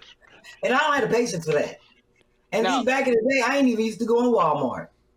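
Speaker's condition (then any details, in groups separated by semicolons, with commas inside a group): No condition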